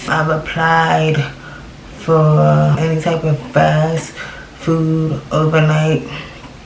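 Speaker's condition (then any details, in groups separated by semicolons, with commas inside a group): Cerebral palsy; from birth, left leg affected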